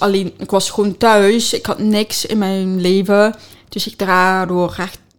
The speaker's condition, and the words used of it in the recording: Deafness. Dus daarom praat ik ook zo geweldig nu.